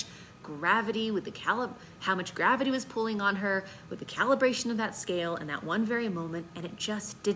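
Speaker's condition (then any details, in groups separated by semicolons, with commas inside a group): No condition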